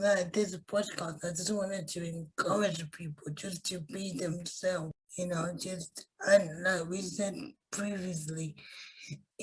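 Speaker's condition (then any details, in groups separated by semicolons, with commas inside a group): Cerebral palsy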